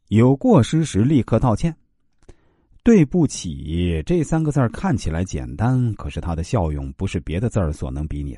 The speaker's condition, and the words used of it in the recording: No condition.